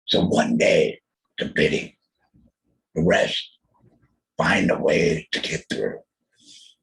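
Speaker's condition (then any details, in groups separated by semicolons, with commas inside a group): Total laryngectomy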